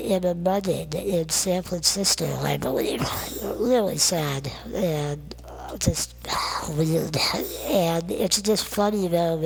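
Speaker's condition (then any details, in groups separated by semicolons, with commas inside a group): Non-progressive muscular dystrophy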